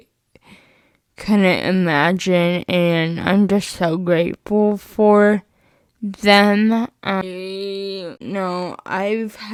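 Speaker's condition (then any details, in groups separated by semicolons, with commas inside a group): Spastic cerebral palsy, mixed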